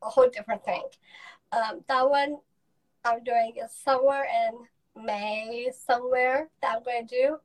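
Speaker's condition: Down syndrome; present from birth, lifelong; age 24

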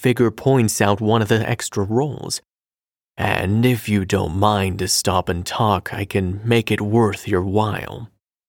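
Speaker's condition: No condition

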